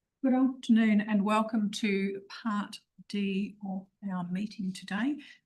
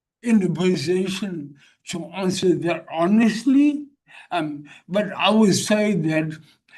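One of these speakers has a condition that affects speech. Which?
The second: brain injury; wheelchair user; practising walking.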